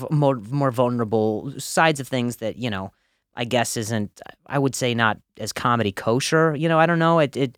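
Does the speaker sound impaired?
Yes: stutter, acquired neurogenic; lost motor skill function after sleeping on a softball concussion; about 10 years since onset, ongoing speech therapy and physical therapy; fears stuttering when talking to admired comics at the Comedy Store, eases with comfort; here repeated words, prolonged sounds.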